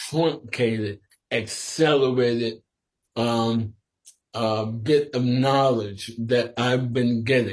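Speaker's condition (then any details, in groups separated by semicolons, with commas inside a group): Sporadic ALS; must speak slower and carefully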